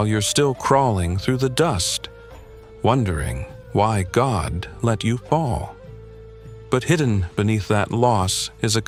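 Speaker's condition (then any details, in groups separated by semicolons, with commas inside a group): No condition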